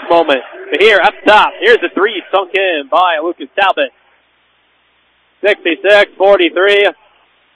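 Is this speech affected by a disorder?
No.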